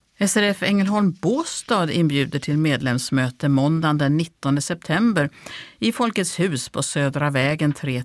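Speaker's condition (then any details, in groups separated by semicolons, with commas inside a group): No condition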